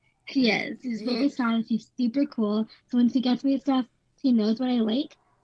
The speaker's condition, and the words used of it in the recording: Down syndrome. You sing beautifully, you speak beautifully, and Gigi was saying, oh my gosh, she speaks so fast.